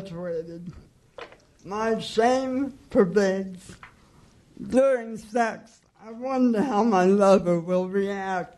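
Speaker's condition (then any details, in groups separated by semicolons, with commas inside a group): Cerebral palsy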